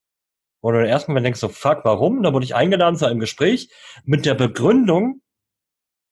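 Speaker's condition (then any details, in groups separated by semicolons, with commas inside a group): Cleft lip and palate, cleft lip, jaw and palate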